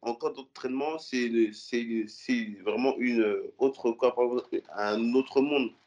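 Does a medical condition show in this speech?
Yes: stuttering; never a problem for him, volunteers to speak to media; occasional stutter audible during interview; occasional mild stutter; here repeated sounds, repeated words.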